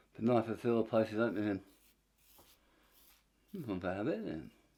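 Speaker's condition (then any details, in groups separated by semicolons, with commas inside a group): Tongue cancer; half tongue removed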